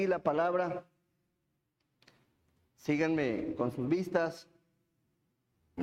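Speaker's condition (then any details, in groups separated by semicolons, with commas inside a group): No condition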